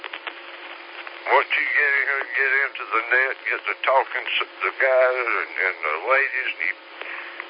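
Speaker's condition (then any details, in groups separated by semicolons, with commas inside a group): Slurred speech; takes 17 different medications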